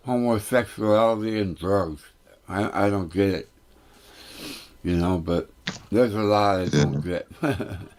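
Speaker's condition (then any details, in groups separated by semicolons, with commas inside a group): Tongue cancer; tongue tumor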